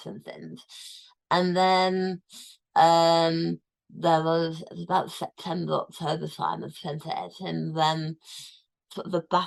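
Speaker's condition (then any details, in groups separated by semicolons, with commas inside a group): Tongue cancer, tongue removed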